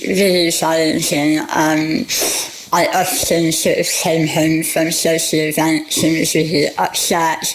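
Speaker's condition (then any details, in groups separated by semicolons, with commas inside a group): Partial glossectomy for tongue cancer; squamous cell carcinoma of tongue at 26, most of tongue surgically removed, subsequent treatment; bespoke silicone prosthetic tongue from Guy's and St Thomas', therapist Carolyn Doughty, designed for maximum sounds; speech problems, speech assistance on calls, easier and more confident with prosthesis, demonstrated with and without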